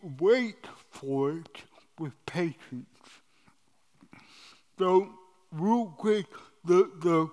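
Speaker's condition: Cerebral palsy

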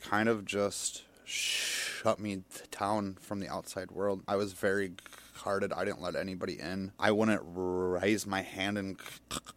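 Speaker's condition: Stutter; stutter since childhood, at least age 8, physically bullied for it; still stutters, public speaking and live energy healing sessions still hard, some days easier; no stutter when drunk from age 13, or high on stimulants after 24 hours awake; prolonged sounds

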